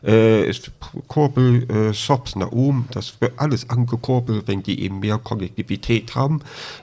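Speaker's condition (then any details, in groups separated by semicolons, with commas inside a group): Deafness with cochlear implant, congenital deafness; no hearing until age 13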